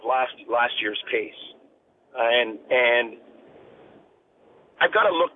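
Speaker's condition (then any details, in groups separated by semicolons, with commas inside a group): No condition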